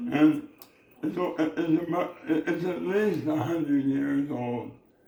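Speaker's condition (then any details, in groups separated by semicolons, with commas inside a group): Oral cancer; sounds drunk, right tongue paralyzed, purees only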